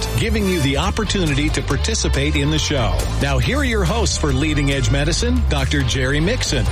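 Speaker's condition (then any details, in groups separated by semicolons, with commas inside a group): No condition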